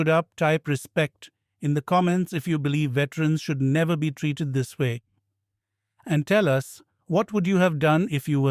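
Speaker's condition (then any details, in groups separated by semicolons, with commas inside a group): No condition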